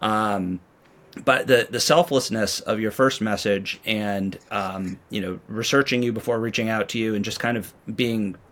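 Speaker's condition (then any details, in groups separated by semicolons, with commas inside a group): No condition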